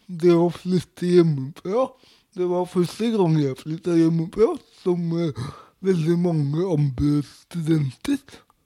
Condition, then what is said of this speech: Cerebral palsy. Jeg har jo opplevd veldig ofte å bli forvekslet at jeg er full.